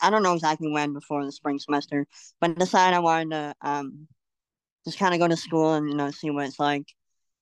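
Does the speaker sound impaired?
Yes: cleft lip and palate; congenital.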